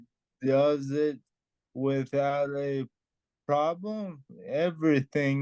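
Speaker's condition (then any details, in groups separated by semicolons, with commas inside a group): Traumatic brain injury; brain surgery; in recovery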